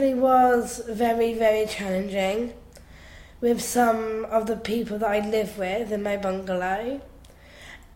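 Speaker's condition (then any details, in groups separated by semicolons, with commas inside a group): Down syndrome; down syndrome since birth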